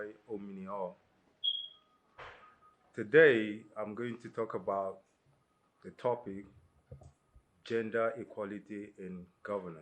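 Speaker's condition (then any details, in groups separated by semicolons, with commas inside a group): No condition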